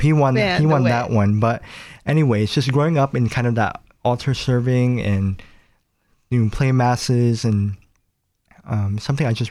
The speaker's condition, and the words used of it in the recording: Cleft palate. So I'm very blessed to just be here speaking with you.